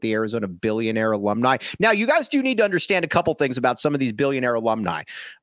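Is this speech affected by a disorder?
No.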